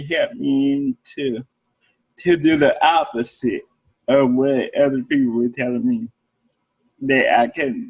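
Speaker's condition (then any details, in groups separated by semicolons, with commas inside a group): Cerebral palsy; from birth; speech therapy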